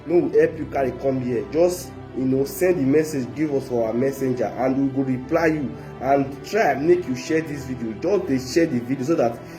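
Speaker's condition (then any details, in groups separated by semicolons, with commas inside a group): No condition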